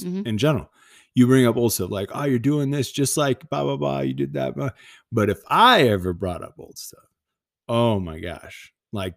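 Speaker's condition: No condition

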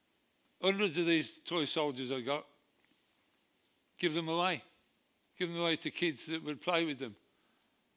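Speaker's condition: Parkinson's disease; diagnosed by brain scan after failed medical

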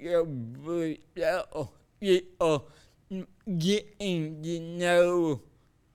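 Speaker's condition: Cerebral palsy

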